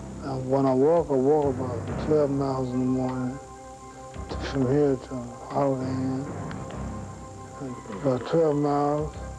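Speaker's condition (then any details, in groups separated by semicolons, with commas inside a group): Parkinson's syndrome; over 10 years, no tremor, no weakness; sometimes slurred speech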